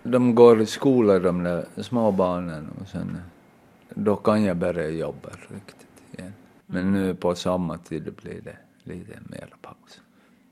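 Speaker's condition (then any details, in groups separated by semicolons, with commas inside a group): Aphasia after brain injury; hit by car at age seven, no diagnosis given, right hand difficulty, memory gaps; taken to Malmska Sjukhuset, later tested in Vasa, past seizures treated with medication, now off medication; word-finding difficulty, circumlocution, could not speak at first after injury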